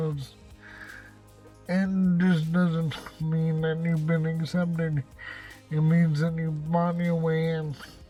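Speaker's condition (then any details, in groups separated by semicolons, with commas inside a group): Cerebral palsy; speech impediment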